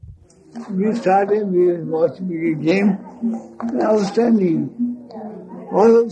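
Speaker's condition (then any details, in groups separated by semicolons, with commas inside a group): Speech loss after head injury; head injury from car accident, unconscious after accident, speech lost after accident; very difficult to utter words, speech feels heavy; listeners say understandable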